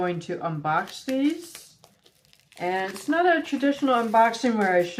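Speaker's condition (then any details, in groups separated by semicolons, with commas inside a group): No condition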